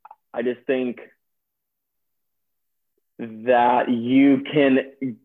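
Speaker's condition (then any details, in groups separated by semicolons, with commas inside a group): Stuttering; stuttering since around age five, group therapy at school, private therapist in Birmingham, therapy five to 18; still stutters; prolonged sounds, blocks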